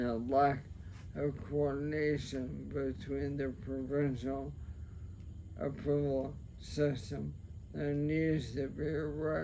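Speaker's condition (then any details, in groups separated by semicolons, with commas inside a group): ALS, sporadic; weak arms, hands, core, walks with assistance, edaravone ineffective; speech affected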